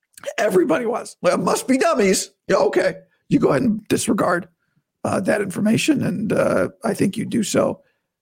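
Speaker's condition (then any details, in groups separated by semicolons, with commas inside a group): Vocal cord surgery recovery; doctor approves talking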